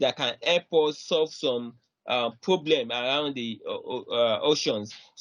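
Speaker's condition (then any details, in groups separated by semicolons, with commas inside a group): No condition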